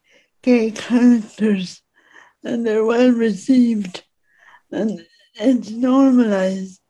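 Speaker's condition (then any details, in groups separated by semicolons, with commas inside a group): Speech impediment; disabled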